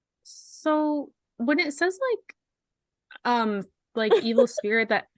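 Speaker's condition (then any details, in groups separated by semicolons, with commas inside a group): No condition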